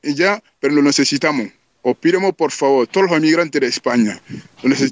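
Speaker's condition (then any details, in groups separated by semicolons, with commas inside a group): No condition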